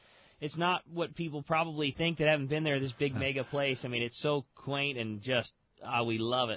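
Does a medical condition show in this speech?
No.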